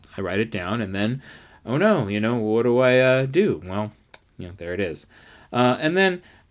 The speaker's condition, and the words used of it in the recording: None; typical speech.